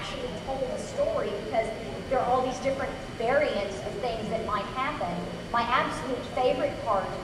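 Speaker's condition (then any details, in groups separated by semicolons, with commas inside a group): No condition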